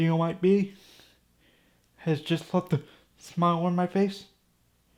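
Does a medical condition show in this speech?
Yes: cerebral palsy; from birth.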